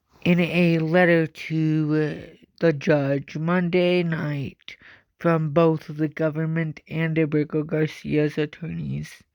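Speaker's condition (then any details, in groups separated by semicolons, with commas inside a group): Cerebral palsy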